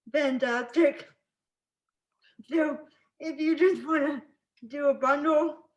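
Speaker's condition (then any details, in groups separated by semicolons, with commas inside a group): Spastic cerebral palsy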